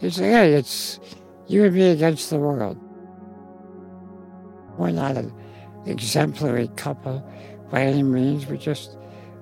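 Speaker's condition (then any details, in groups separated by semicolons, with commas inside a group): Spinal muscular atrophy; congenital genetic neuromuscular, quadriplegic, never walked or stood, wheelchair, near-fatal gastrointestinal surgery complications decade ago; progressive, incurable, age 56, full sensation, no muscles, needs help, writes with voice recognition program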